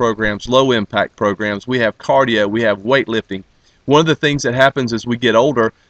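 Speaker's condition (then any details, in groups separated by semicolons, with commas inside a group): No condition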